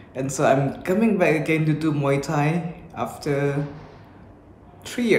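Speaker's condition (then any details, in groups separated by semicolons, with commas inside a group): No condition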